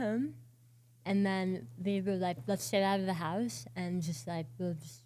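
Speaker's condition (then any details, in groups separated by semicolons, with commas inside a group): Oral cancer, partial glossectomy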